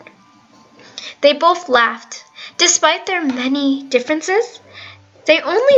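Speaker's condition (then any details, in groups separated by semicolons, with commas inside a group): No condition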